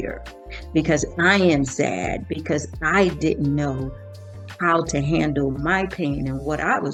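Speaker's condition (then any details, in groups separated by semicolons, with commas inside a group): No condition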